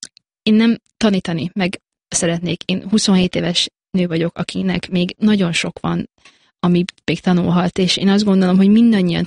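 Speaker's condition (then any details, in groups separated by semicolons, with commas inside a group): No condition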